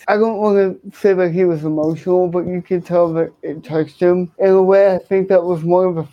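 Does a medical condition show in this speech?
Yes: cerebral palsy, hemiplegia.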